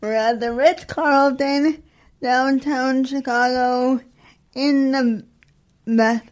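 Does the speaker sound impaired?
Yes: spastic quadriplegic cerebral palsy, severe; lack of brain oxygen at birth, born 3 months premature, birth weight 1 pound 14 ounces, all muscles very tight; tightness audible in voice, attributed to excitement, able to talk unlike many with severe CP.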